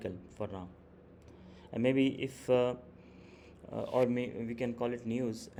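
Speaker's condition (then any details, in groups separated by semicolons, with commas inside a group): No condition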